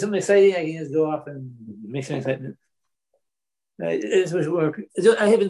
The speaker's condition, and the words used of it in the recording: Parkinson's disease. One problem I have with Parkinson's, my diaphragm doesn't seem to work as well.